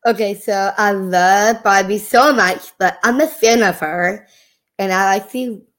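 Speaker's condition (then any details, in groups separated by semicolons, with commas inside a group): Down syndrome; age 14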